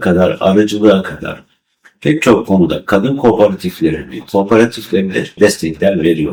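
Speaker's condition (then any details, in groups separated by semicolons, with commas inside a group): No condition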